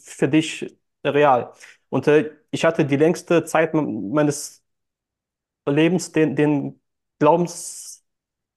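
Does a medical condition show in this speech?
Yes: stuttering; since childhood, hard in childhood, youth, school and nearly all speaking situations; compensates by outsourcing phone calls, social media and texting, speaks on stage; speech hangs at times, part-word repetitions; here repeated words, blocks.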